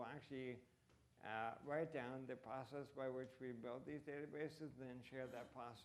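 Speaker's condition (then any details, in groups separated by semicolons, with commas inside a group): ALS; voice impacted, reduced fluency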